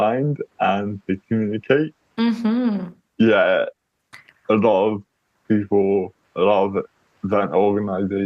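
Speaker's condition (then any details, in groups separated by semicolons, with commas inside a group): Cerebral palsy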